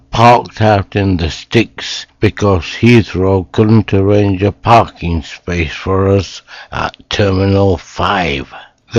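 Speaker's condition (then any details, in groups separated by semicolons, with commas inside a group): Motor neuron disease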